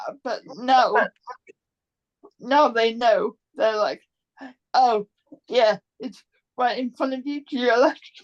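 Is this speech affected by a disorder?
Yes: cerebral palsy.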